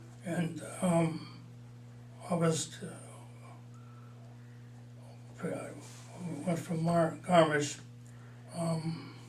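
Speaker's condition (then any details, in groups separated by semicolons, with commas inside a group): Parkinson's disease; mild, about four years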